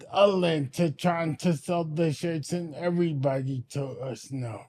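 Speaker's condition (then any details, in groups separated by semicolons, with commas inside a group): Anoxic brain injury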